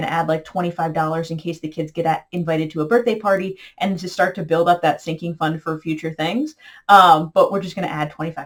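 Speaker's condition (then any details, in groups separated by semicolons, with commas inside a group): No condition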